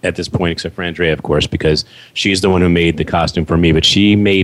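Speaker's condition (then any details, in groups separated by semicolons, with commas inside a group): No condition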